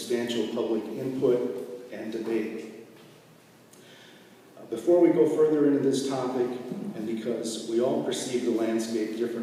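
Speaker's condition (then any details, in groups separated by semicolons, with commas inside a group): No condition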